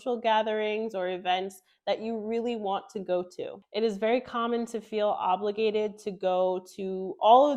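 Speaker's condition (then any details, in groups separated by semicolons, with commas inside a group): No condition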